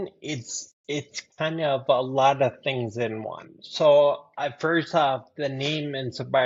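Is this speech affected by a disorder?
Yes: ataxia sca15; spinocerebellar ataxia type 15, progressive neurodegenerative; diagnosed age 28, worse in 40s, lost handwriting, balance problems; speech worsening since 40s, continues to worsen.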